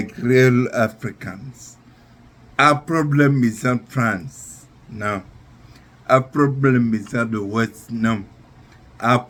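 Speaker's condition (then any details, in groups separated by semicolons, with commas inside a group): Neurological disease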